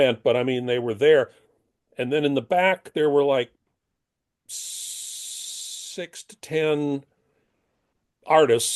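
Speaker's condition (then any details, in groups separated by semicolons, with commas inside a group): No condition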